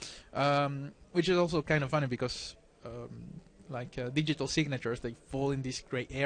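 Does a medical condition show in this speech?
No.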